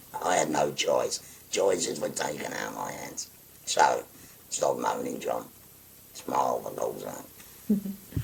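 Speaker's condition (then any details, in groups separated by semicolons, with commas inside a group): Laryngectomy; no evidence of disease after radiotherapy and chemotherapy, sleeps upright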